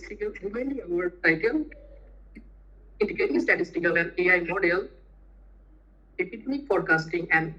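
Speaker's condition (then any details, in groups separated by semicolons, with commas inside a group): No condition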